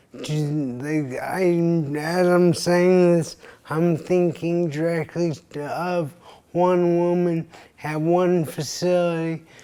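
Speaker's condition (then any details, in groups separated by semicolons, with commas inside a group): Traumatic brain injury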